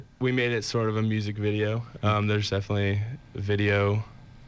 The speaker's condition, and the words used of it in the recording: No condition.